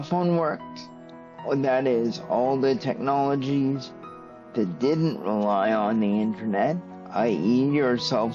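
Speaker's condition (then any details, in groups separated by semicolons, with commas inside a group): Cerebral palsy; stiff muscles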